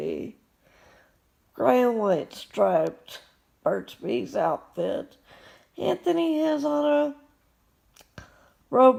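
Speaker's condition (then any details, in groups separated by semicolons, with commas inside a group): Cerebral palsy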